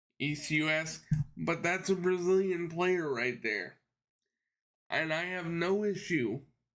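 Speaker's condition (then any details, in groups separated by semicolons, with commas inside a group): Cerebral palsy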